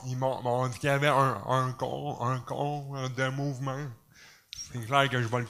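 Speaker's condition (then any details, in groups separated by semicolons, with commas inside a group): Cerebral palsy; cerebral palsy mainly affecting nervous system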